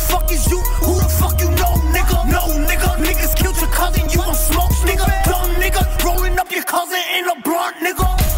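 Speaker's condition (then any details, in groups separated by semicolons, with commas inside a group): No condition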